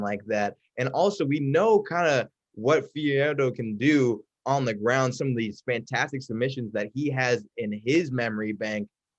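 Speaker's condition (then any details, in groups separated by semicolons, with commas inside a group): No condition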